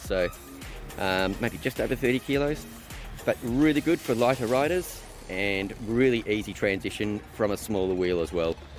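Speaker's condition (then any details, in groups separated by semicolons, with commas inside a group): No condition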